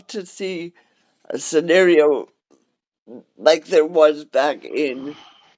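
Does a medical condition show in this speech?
Yes: cerebral palsy; cerebral palsy, wheelchair.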